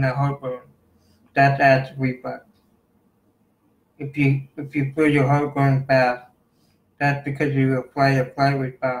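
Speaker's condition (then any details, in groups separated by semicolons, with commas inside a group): Cerebral palsy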